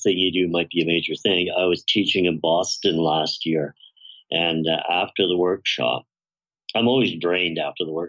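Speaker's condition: Bilateral cleft lip and palate, severe; congenital bilateral cleft lip and palate, most serious case in British Columbia at birth, facial disfigurement; voice very distorted in childhood, hardly understandable, huge palate cleft, singing helped develop voice

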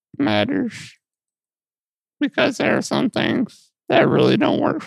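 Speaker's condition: Muscular dystrophy; muscle atrophy and weight loss

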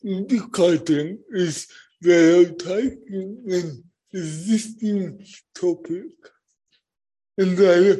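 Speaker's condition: Cerebral palsy; born not breathing

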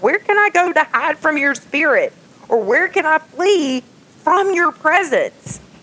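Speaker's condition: No condition

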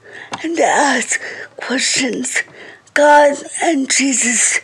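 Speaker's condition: Cerebral palsy; speech affected, reading very slow

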